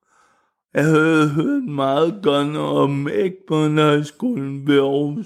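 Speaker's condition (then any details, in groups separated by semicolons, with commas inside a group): Cerebral palsy; wheelchair user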